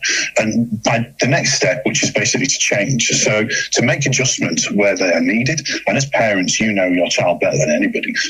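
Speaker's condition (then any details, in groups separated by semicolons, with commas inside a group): No condition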